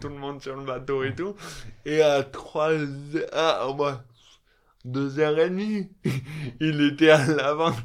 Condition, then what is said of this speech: Dystonia. Et pour moi, c'est vraiment la motricité fine et l'élocution.